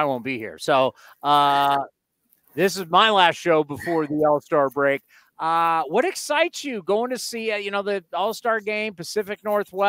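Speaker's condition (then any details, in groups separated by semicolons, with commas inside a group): No condition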